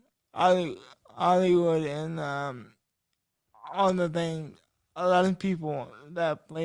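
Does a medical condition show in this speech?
Yes: cerebral palsy.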